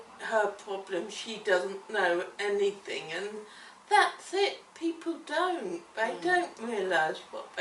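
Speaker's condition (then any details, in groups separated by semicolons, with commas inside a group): Cerebellar ataxia; affects coordination, speech and swallowing, curvature; diagnosed in childhood, aqua therapy, weekly keep fit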